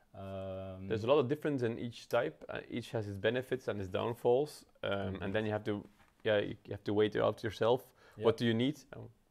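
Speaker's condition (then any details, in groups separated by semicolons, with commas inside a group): No condition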